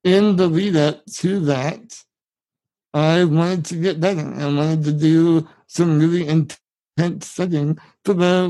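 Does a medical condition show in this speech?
Yes: spinal muscular atrophy; genetic, present from birth, form of muscular dystrophy, brain signals not reaching muscles, severe atrophy in almost all muscles; subtitles provided for guest's speech in video version.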